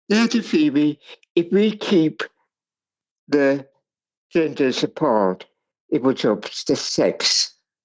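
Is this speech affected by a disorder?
Yes: cerebral palsy; speech impairment.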